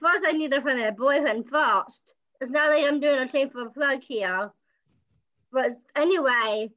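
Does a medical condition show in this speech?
Yes: Down syndrome.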